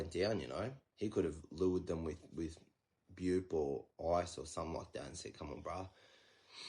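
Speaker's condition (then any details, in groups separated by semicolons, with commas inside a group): No condition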